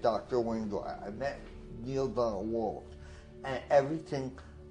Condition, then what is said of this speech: Tracheostomy. So I can't sing the way I used to sing.